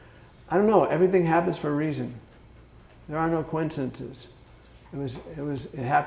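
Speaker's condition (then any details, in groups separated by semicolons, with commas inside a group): Parkinson's disease; left foot dystonia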